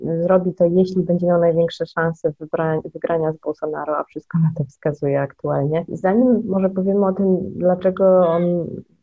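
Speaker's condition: No condition

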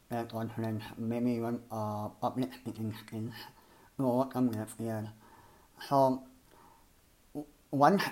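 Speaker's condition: Cleft palate and lip; malformed nose

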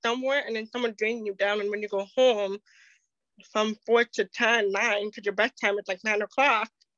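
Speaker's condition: Deafness, acquired after infection

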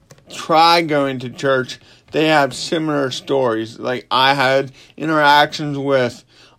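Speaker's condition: Cerebral palsy; slurred speech

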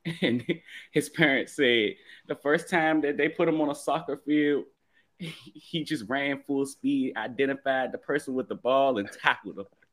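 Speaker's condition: No condition

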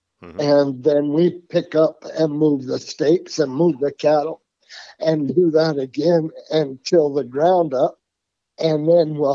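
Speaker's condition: Parkinson's; formerly voice tremor, hard to understand, lost track after 2-3 sentences, now talks at length

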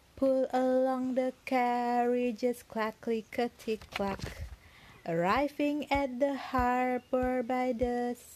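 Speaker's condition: No condition

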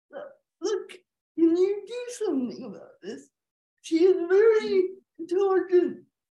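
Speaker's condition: Cerebral palsy, quadriplegia; self-described clear voice

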